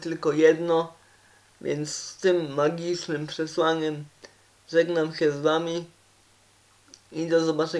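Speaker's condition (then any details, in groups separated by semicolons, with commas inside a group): Cerebral palsy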